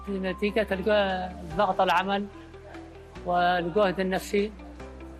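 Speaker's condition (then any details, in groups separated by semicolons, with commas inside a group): Parkinson's disease; attributed to work stress and psychological strain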